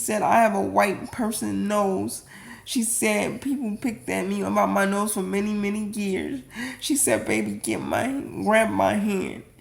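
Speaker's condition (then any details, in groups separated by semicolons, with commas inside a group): Cerebral palsy; atypical speech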